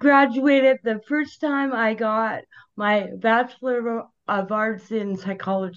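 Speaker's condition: Cerebral palsy; onset at birth

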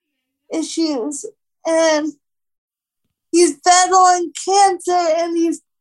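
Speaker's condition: Cerebral palsy; some speech difficulty from oxygen loss

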